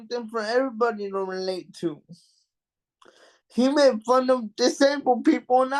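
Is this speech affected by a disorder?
Yes: cerebral palsy; mild.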